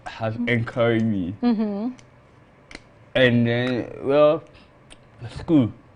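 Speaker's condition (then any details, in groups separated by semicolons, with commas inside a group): Cerebral palsy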